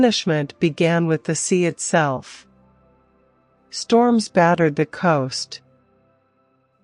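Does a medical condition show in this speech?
No.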